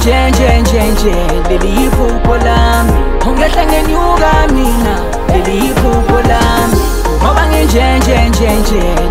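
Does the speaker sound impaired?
No.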